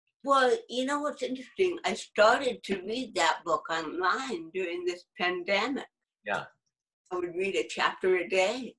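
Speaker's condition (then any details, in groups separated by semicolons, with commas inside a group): Cerebral palsy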